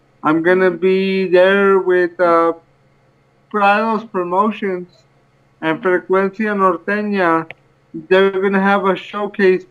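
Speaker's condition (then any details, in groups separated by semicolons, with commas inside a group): Cerebral palsy; from birth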